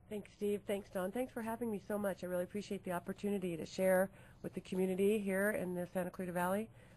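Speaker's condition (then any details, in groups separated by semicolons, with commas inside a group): No condition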